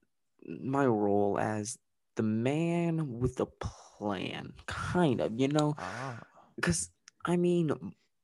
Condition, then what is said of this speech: Stuttering. I stutter a lot. I thought you knew me.